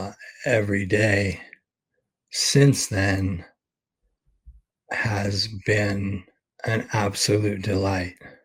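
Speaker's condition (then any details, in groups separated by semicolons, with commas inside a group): ALS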